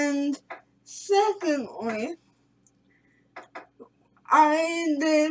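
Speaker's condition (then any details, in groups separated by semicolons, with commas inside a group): Cerebral palsy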